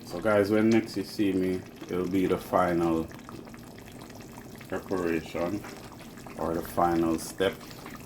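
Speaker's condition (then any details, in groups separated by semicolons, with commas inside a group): No condition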